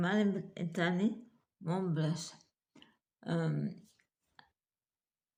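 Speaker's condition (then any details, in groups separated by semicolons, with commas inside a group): Multiple sclerosis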